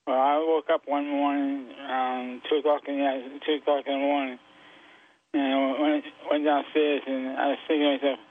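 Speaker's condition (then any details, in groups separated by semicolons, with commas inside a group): Parkinson's disease; onset after finishing work on own house; quiet voice, asked by host to speak up, says already trying to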